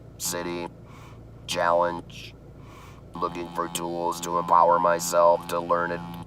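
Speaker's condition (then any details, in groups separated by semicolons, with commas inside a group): Laryngeal cancer laryngectomy, electrolarynx; laryngectomy, tracheostomy, neck stoma breathing; survivor, chemo and radiation; electrolarynx speech, robotic voice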